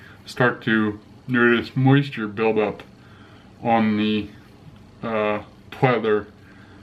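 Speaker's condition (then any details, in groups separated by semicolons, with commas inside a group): Cerebral palsy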